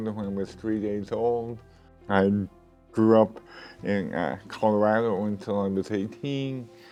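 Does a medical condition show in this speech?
Yes: cerebral palsy.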